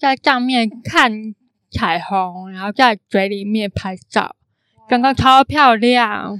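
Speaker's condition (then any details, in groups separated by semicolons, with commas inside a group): Congenital hearing impairment; can sound sing-song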